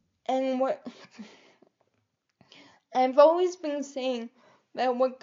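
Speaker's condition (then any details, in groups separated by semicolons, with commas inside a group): Cerebral palsy; able to articulate and speak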